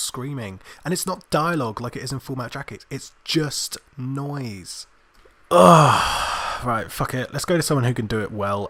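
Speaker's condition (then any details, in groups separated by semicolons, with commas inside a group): No condition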